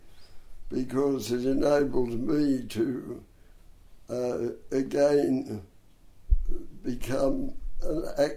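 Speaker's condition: Dystonia and cerebral palsy; hard-to-diagnose

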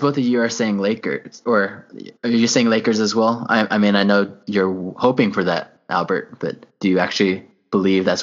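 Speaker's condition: No condition

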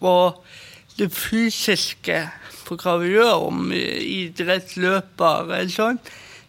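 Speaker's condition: Cerebral palsy; uses a walking stick

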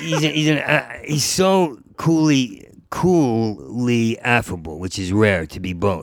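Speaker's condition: Stuttering; long-standing stutter since college years, always stuttered in job interviews; part-word and whole-word repetitions, fluent when telling stories, doing characters or imitating people; repeated words, prolonged sounds

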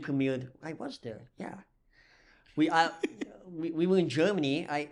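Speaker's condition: Cleft lip and palate; missing muscles

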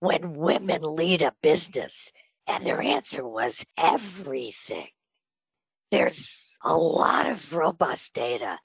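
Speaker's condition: Spasmodic dysphonia; on Botox treatment

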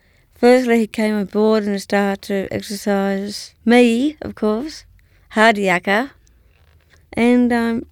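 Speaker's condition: Down syndrome; learning difficulty; age 38

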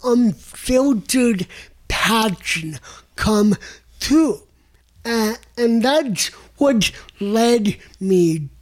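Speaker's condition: Cerebral palsy; onset before three

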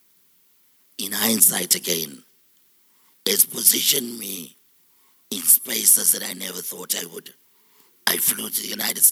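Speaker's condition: Total laryngectomy; total laryngectomy for very rare deep laryngeal cancer

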